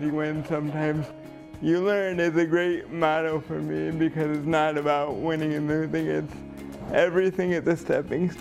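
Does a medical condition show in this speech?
Yes: cerebral palsy; cause premature birth, born 11 weeks early, lifelong.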